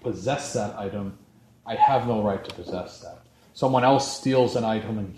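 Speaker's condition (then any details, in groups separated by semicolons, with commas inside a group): No condition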